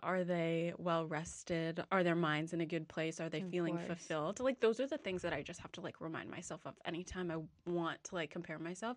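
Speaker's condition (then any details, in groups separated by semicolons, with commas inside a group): No condition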